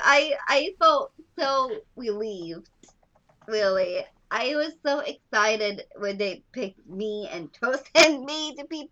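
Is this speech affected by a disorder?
Yes: Down syndrome; lifelong.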